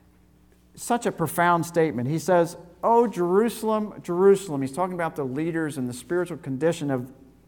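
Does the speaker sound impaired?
No.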